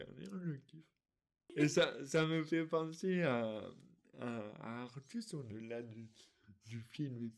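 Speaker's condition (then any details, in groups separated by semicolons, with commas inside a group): Dystonia; articulation difficulties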